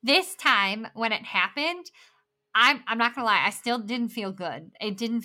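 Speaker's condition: Bilateral cleft lip and palate

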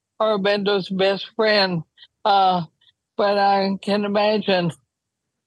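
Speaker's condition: ALS; wheelchair use when traveling

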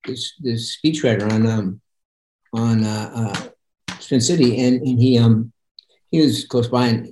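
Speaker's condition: Parkinson's; voice sometimes monotone

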